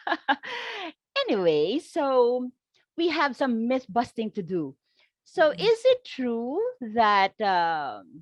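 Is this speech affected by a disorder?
No.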